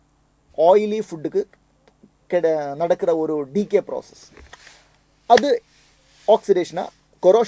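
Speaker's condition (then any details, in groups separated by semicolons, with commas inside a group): No condition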